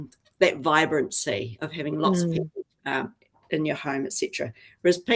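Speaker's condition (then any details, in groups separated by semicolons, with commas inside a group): No condition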